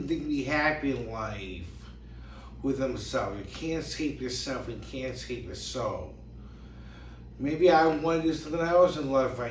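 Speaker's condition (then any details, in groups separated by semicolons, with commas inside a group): Brain injury; tongue cut off at age 5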